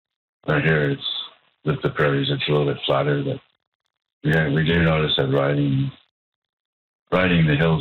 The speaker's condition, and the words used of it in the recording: Parkinson's disease. Part of the disease that you draw blanks. I can't find the words.